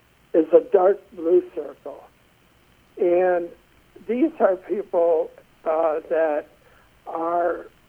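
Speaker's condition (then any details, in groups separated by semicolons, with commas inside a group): Essential tremor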